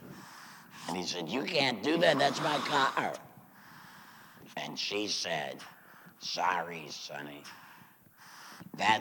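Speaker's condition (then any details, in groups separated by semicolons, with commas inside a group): Laryngectomy; chemo and radiation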